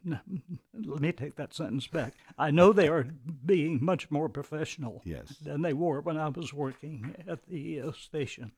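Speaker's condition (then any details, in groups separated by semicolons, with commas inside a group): Vocal dysphonia; onset while working at KUT radio, attributed to stress, persisted despite efforts, led to leaving KUT; dysphonia still present, raised as the elephant in the room; voice felt like being strangled, host took it as natural speaking style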